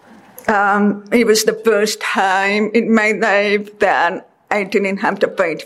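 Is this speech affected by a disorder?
Yes: deafness; speech therapy with Mindy Kobomis most of life, learning to talk, hear, pronounce words.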